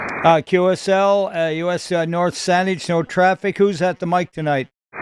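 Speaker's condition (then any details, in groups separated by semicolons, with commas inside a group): No condition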